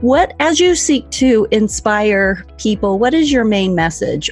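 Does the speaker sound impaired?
No.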